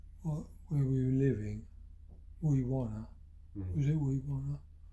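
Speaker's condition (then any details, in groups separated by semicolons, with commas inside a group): Parkinson's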